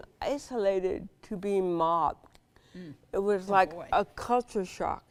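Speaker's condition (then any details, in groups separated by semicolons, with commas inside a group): Cerebral palsy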